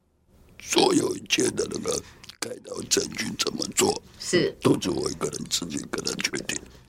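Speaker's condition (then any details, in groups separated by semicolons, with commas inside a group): Total laryngectomy, esophageal speech; stage four hypopharyngeal cancer at 45, no vocal cords, smoked four packs daily; hoarse under two months before diagnosis, voiceless after surgery, now slow esophageal speech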